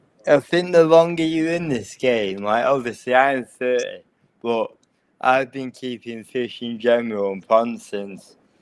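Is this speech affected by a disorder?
Yes: cerebral palsy.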